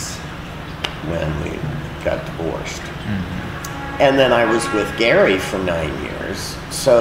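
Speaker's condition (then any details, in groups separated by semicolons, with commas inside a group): No condition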